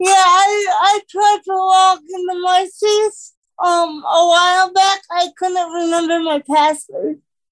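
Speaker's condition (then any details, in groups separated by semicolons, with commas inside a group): Cerebral palsy; diagnosed age 2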